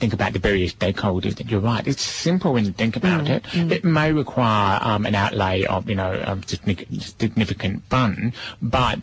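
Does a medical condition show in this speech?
Yes: deafness; relies on lip reading host in studio, cannot hear music, only feels vibration.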